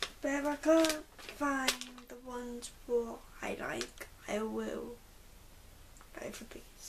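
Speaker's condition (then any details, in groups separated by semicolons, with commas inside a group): Cerebral palsy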